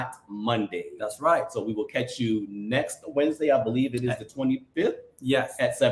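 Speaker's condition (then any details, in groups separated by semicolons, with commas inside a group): No condition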